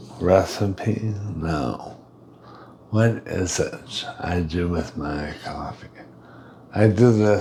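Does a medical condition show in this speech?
Yes: brain injury.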